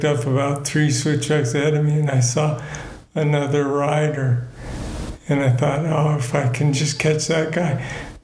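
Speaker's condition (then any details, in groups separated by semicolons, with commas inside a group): Parkinson's disease; still cycling, balance problems, reduced control of body functions, tasks take much longer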